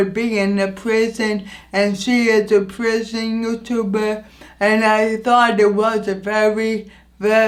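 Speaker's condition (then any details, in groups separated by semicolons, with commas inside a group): Anoxic brain injury; injury affects voice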